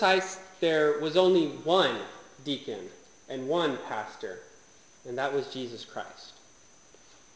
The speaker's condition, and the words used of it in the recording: None; typical speech.